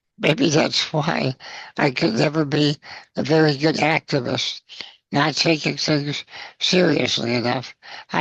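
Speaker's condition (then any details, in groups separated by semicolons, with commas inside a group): Spinal muscular atrophy, congenital; wheelchair user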